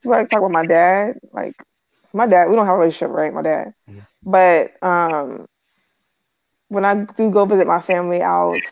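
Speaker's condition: No condition

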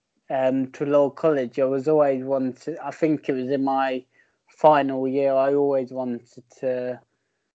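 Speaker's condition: Cerebral palsy

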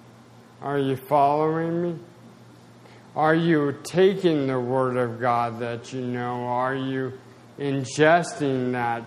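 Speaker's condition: Spasticity, mild; new anti-spasticity drug started 3-4 weeks ago, adds some weakness, may fall; drug affects speech a little, may sound draggy

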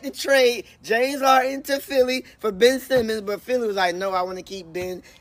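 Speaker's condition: No condition

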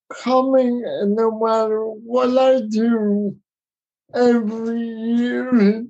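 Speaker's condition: Cerebral palsy; daily wheelchair use for mobility

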